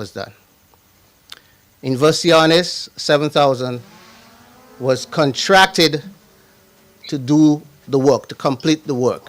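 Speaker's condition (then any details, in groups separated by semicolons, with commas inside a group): No condition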